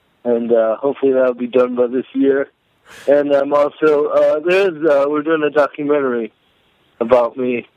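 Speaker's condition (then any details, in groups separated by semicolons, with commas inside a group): Cerebral palsy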